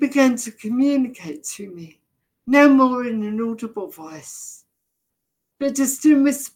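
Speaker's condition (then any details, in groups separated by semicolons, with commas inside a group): Deafness, severe; progressive, brain misinterprets sounds and speech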